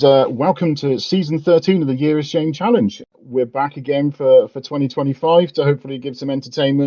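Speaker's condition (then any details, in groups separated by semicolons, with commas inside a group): No condition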